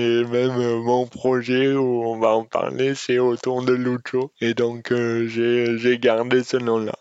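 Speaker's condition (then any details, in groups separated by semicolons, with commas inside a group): Dystonia; congenital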